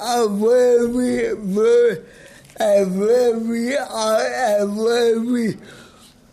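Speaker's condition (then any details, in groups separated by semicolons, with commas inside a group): Cerebral palsy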